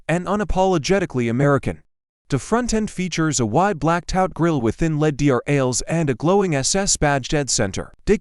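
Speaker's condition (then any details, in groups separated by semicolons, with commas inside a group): No condition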